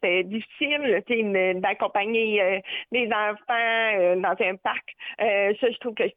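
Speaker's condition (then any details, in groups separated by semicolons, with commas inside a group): Deafness with cochlear implant; familial deafness; hard of hearing with implant, hears nothing without it, trouble with phone, deep voices, fast talkers; phone hard to understand, especially deep male voices, fast or quiet speakers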